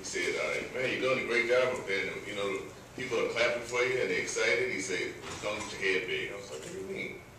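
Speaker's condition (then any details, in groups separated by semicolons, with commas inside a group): No condition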